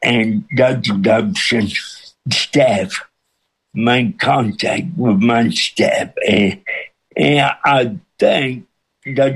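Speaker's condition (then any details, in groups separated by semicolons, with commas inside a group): Cerebral palsy with speech impediment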